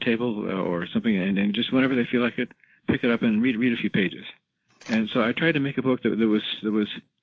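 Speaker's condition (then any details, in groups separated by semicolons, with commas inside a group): Parkinson's disease; rigidity-predominant form, never had tremors, gait mainly affected, diagnosed by neurologist, confirmed by drug response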